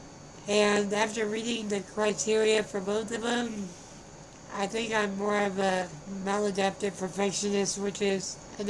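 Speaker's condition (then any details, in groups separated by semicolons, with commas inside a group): Spinal muscular atrophy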